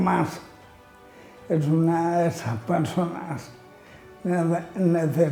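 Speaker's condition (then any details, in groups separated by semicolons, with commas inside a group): Amyotrophic lateral sclerosis (ela)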